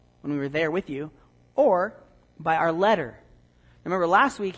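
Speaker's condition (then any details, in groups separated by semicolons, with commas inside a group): No condition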